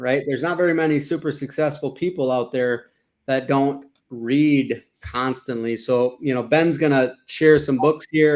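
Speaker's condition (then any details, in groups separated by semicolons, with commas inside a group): No condition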